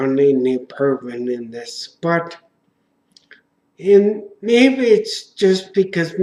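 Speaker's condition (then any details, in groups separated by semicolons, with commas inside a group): Traumatic brain injury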